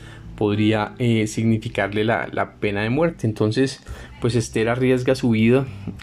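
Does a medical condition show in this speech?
No.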